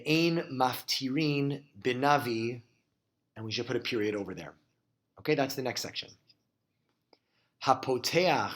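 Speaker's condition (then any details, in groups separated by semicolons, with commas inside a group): No condition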